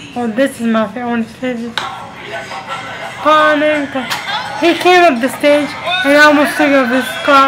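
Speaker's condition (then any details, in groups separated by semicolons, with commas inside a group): Cerebral palsy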